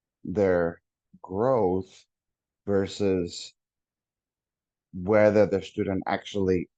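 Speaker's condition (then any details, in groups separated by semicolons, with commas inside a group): No condition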